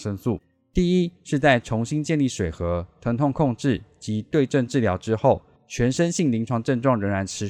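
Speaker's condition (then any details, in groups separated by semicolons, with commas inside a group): No condition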